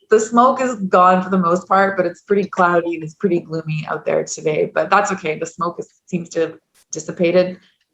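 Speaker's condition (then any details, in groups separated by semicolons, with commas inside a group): No condition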